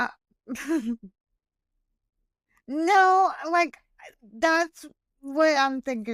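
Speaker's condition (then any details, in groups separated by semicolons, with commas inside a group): Hemiplegic cerebral palsy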